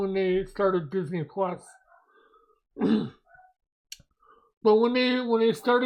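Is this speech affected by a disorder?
Yes: mobius syndrome.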